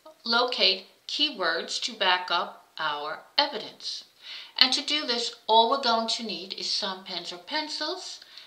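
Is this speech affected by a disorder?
No.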